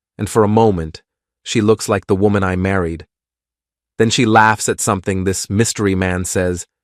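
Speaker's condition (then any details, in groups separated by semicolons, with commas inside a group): No condition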